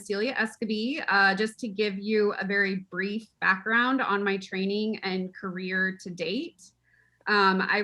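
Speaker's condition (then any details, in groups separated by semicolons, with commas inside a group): No condition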